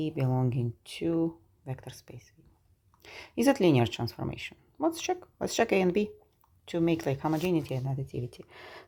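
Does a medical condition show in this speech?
No.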